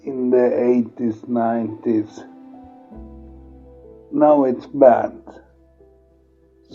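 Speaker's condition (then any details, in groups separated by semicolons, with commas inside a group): Multiple sclerosis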